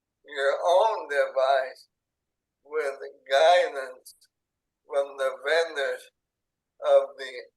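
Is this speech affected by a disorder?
Yes: ALS; onset in hands and arms, tracheostomy.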